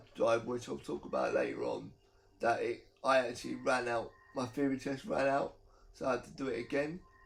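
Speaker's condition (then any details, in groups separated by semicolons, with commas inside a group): Cerebral palsy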